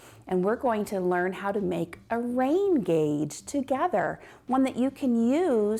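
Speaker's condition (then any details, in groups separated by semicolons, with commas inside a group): No condition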